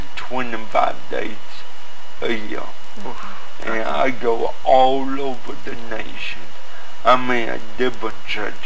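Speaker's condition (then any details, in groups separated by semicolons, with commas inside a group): Cerebral palsy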